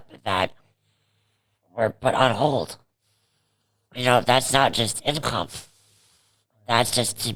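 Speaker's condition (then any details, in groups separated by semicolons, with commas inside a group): Cerebral palsy; present from birth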